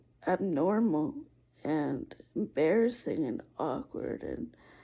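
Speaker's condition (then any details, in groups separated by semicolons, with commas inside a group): Cerebral palsy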